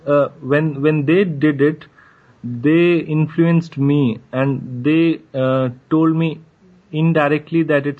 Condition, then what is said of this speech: Stuttering. Actually, now also, sometimes I stutter a lot.